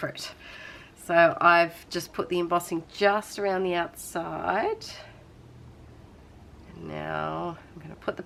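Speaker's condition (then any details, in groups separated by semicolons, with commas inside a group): No condition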